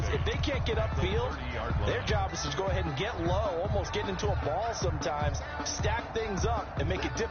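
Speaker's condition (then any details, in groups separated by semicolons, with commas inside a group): No condition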